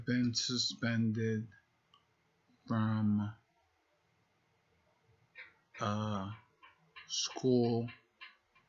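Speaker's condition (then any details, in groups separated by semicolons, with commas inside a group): Multiple sclerosis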